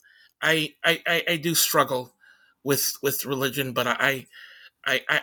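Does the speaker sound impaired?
Yes: stutter; stutter noticeable during interview; here repeated words, blocks.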